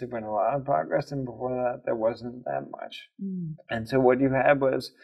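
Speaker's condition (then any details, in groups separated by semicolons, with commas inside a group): ALS; voice affected, voice changes about a year after onset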